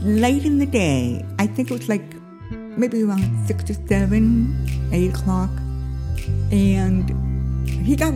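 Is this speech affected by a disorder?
Yes: deafness.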